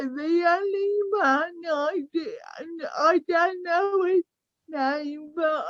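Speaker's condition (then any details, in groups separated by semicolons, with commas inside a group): Cerebral palsy; affects speech, walking, motor skills, balance; mainly affects speech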